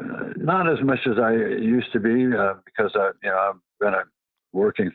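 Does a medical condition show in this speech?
Yes: Parkinson's disease.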